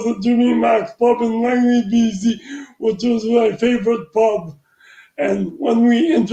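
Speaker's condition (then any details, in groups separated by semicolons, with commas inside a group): Traumatic brain injury; working on breath support and speech, small ongoing progress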